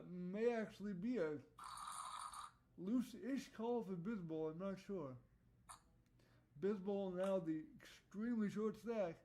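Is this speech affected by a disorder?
Yes: cerebral palsy; voice tone sometimes odd.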